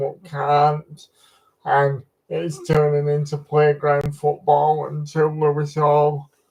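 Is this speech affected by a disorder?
Yes: cerebral palsy.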